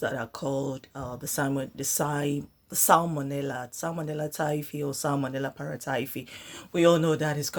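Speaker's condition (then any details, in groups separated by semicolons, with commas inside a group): No condition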